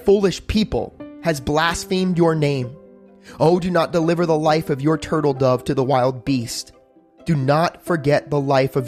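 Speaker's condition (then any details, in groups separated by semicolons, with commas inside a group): No condition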